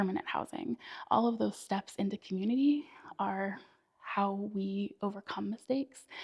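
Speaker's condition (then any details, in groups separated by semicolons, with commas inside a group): No condition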